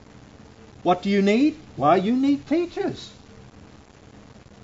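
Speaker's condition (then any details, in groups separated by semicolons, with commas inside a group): No condition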